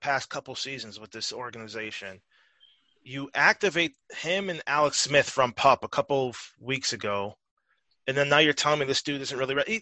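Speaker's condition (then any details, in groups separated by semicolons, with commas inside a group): No condition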